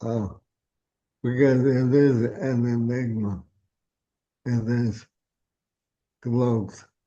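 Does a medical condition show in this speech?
Yes: ALS.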